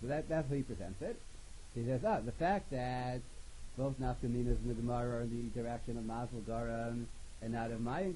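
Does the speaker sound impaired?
No.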